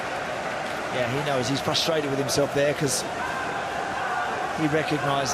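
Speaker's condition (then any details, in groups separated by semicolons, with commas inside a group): No condition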